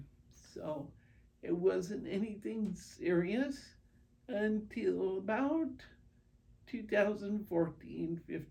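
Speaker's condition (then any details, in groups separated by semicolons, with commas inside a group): Primary progressive multiple sclerosis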